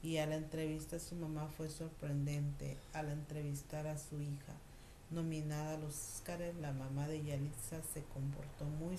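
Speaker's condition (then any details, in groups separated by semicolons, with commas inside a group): No condition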